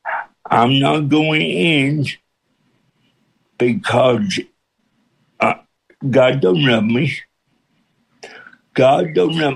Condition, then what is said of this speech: Cerebral palsy. God allowed me to be born with cerebral palsy, with a speech impediment, because people have to really listen to what I say.